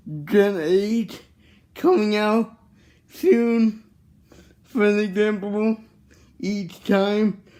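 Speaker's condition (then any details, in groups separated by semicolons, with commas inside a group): Cerebral palsy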